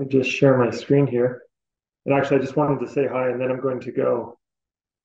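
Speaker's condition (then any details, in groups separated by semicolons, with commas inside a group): No condition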